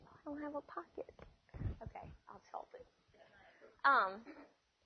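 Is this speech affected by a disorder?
No.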